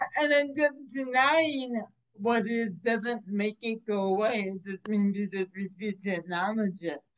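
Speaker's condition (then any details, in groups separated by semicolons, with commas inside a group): Cerebral palsy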